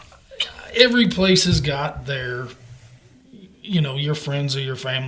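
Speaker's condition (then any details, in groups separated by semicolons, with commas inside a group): No condition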